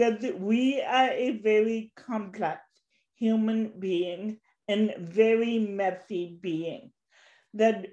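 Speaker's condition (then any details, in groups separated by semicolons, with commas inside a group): Cerebral palsy; since birth, walks with walker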